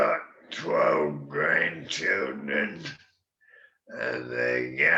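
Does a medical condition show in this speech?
Yes: MND; slower progressing form.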